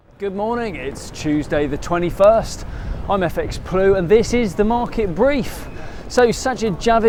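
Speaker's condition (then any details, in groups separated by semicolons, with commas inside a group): No condition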